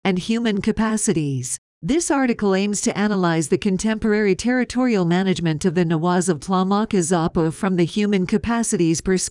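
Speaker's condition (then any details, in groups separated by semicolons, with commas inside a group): No condition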